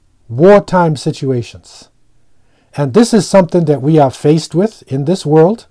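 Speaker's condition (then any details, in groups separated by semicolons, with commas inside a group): No condition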